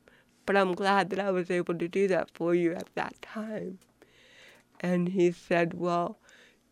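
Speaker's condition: Cerebral palsy; affects movement and walking

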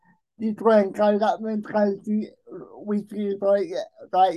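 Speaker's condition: Cerebral palsy; speech affected

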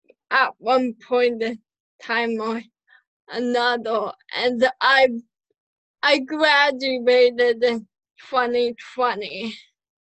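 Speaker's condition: Cerebral palsy; mild spastic quadriplegic

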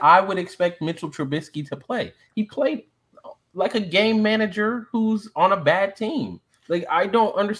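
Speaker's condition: No condition

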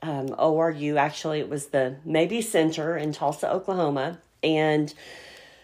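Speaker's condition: Cleft palate; congenital

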